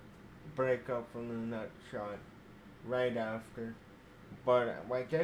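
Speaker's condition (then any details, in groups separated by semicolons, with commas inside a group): Cerebral palsy; speech affected by cerebral palsy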